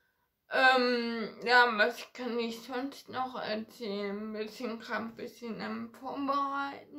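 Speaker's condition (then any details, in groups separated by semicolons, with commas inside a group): Ataxia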